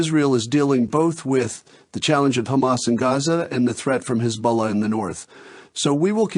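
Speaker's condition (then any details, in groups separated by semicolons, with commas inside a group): No condition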